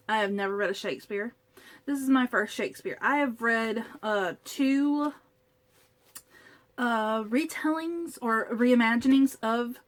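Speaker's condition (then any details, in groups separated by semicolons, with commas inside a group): No condition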